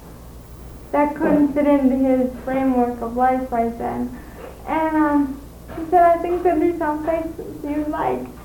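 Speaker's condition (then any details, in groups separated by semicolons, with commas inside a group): Cerebral palsy; speaks fluently with few pauses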